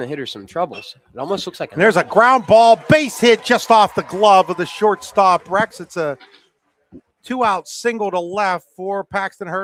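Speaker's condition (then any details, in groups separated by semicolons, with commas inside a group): No condition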